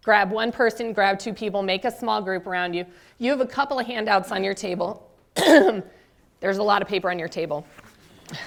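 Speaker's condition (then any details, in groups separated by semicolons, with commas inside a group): No condition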